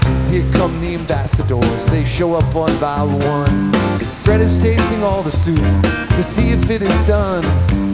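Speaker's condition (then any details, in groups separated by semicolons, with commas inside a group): No condition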